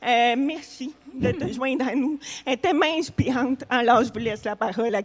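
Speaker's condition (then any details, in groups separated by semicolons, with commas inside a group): Hard of hearing; deafness, cochlear implant, implant removed at night and kept in dehumidifier box, no hearing without implant, most of family deaf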